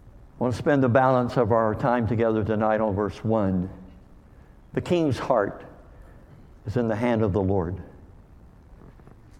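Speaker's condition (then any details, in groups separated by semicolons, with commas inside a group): Cleft lip and palate; called hair lip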